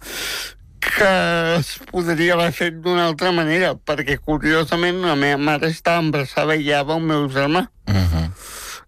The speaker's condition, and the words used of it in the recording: Cerebral palsy. Fes algú perquè la gent t'entengui, no? Però que no ho sabies que costaria tant.